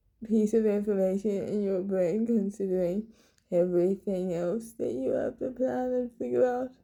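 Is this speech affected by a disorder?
Yes: cerebral palsy.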